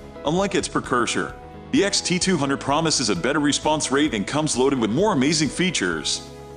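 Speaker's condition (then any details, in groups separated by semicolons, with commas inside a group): No condition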